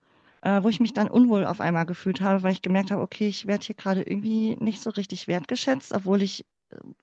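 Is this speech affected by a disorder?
Yes: cleft palate; congenital.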